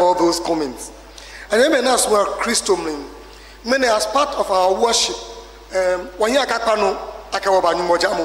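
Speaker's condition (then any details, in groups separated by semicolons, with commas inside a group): No condition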